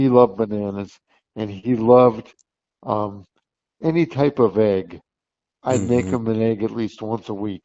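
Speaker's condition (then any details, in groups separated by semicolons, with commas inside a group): Cerebral palsy; since birth; walked with crutches long time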